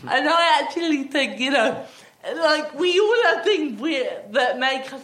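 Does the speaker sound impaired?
Yes: athetoid cerebral palsy; athetoid type with myotonia and ataxia.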